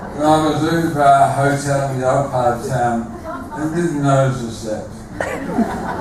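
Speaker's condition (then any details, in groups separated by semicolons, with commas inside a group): Motor neuron disease; terminal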